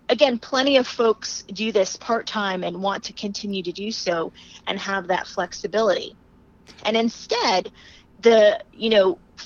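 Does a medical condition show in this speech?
No.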